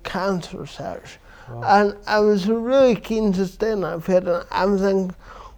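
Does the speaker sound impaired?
Yes: cerebral palsy; from birth; affects verbal speech.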